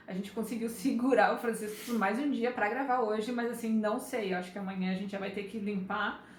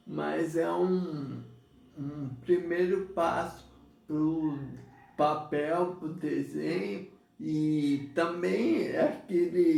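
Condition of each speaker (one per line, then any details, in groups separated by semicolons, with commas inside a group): No condition
Multiple sclerosis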